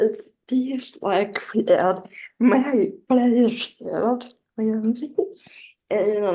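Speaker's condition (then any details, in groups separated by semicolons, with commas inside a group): Generalized dystonia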